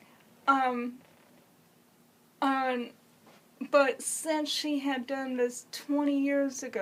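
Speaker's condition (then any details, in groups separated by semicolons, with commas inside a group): Cerebral palsy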